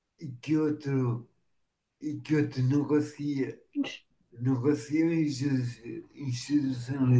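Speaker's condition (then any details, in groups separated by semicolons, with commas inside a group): Machado-Joseph disease (sca3)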